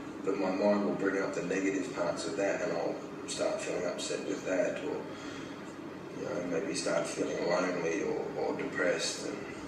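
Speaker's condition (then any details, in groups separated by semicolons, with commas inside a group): No condition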